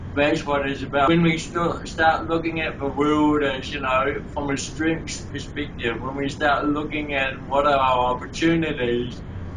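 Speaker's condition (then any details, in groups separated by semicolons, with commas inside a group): Cerebral palsy; voice slightly shaky, talking a major challenge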